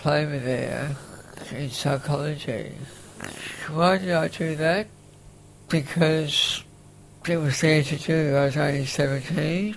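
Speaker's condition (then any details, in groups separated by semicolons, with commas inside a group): Facioscapulohumeral muscular dystrophy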